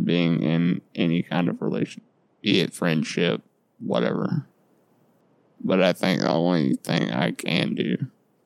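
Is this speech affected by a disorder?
Yes: Duchenne muscular dystrophy; muscle and fat lost around tailbone.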